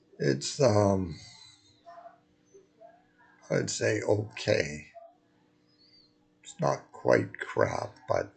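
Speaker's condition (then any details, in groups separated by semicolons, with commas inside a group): Multiple sclerosis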